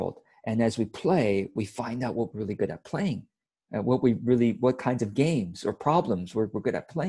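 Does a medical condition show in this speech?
No.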